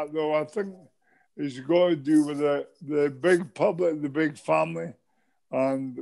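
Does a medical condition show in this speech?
Yes: MND; terminal, whole body affected, muscle wastage; speaks well.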